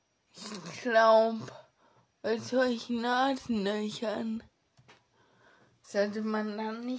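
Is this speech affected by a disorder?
Yes: ataxia; ataxia affecting hands and fingers.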